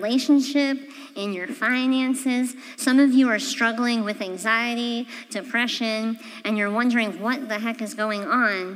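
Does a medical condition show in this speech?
Yes: cleft palate; congenital, missing section of roof of mouth, jaws did not form correctly, reconstructive surgery at age 16; voice sounds different, half of voice vibrations go through nose, nasal resonance.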